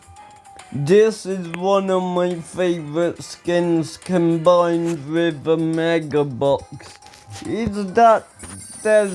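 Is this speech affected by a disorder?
Yes: ataxia; speech recently worse.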